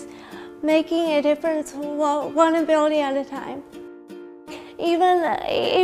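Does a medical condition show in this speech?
Yes: cerebral palsy; from birth, uses walker; 18 years old.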